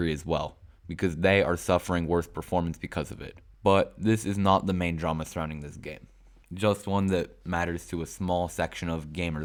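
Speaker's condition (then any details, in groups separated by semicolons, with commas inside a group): No condition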